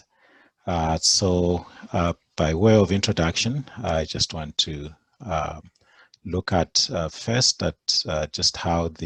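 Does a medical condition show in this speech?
No.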